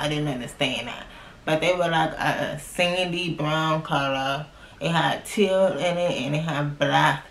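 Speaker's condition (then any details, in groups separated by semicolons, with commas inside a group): Cerebral palsy; from birth, left leg affected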